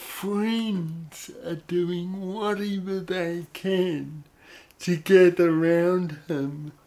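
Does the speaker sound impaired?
Yes: cerebral palsy; odd sort of voice.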